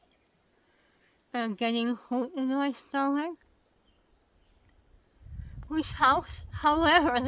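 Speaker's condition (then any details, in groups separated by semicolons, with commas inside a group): Oral cancer; tracheostomy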